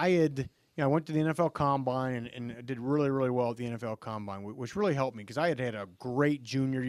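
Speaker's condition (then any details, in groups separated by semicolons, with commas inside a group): No condition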